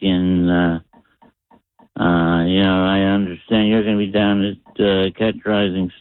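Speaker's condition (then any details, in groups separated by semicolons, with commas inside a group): Parkinson's disease; sings in group whose members all have Parkinson's; doing not bad at all with Parkinson's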